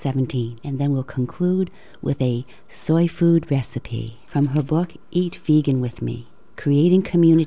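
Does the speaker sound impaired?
No.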